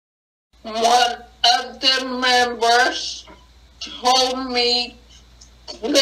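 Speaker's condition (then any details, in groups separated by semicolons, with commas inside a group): Acquired brain injury; cannot talk as before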